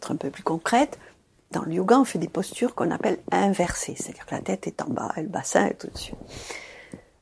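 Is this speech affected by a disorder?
No.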